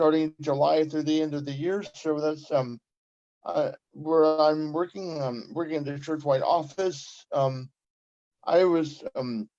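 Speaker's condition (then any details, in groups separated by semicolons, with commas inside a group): Cerebral palsy; from birth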